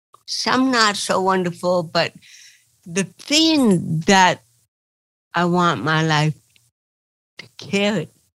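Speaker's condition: Cerebral palsy; chronic pain

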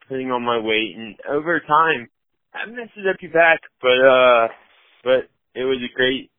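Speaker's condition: Cerebral palsy; from birth, mild, used AFOs, SMAFOs, leg immobilizers, physical and occupational therapy, never forearm crutches; had speech therapy

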